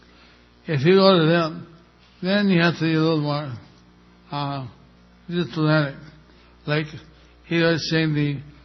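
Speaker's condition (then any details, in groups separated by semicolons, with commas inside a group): Stroke with facial paralysis; undergoing therapy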